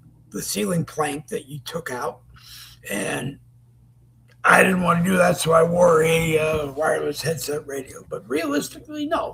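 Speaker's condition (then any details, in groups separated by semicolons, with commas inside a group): Lewy body dementia; Parkinson's-linked form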